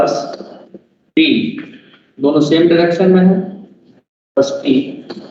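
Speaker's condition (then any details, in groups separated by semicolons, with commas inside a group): No condition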